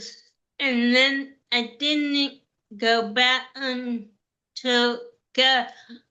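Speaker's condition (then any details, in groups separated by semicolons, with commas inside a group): Cerebral palsy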